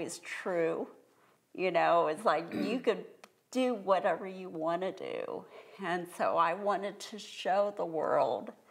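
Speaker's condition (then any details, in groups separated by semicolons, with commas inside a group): Cerebral palsy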